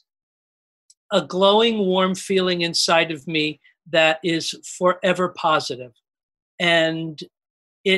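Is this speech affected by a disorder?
No.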